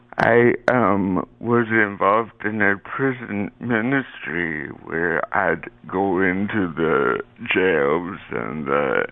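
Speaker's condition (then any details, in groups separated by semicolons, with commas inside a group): Cerebral palsy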